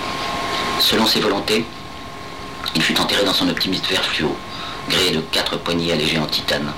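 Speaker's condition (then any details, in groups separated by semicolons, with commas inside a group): No condition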